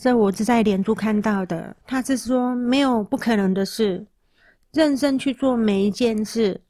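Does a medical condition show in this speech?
Yes: moderate-to-severe hearing loss; wears hearing aids, car accident with seven days bedridden, rehabilitation to dance again.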